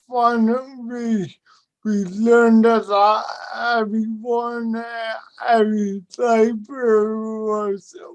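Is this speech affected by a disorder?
Yes: cerebral palsy.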